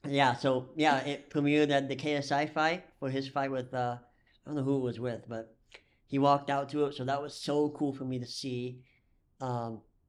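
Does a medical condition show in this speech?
Yes: cleft lip and palate; congenital cleft lip and palate, cause unknown, missing muscles, dental problems, 40+ surgeries incl. multiple jaw; nut bar (likely Nuss bar) currently placed in chest, latest surgery.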